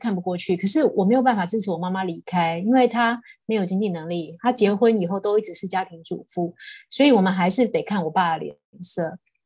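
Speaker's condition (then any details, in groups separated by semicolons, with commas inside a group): No condition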